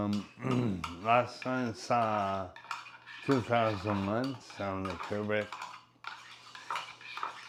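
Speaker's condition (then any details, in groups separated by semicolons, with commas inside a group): Brain injury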